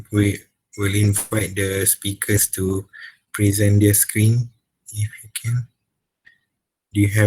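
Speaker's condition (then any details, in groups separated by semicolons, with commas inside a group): No condition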